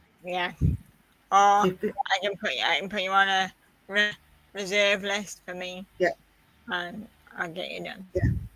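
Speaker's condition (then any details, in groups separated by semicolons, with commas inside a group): Quadriplegic cerebral palsy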